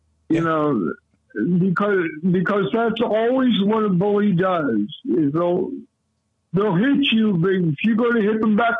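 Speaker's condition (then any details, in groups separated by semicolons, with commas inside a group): Cerebral palsy; lifelong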